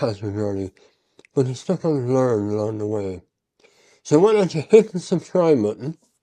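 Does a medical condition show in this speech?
Yes: mouth cancer.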